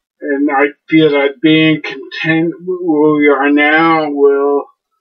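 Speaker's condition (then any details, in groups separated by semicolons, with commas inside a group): Cerebellar ataxia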